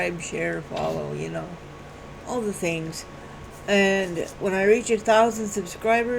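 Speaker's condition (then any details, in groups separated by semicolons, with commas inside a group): Cerebral palsy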